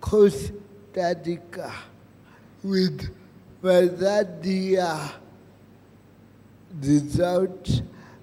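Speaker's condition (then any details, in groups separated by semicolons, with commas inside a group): Cerebral palsy; present from birth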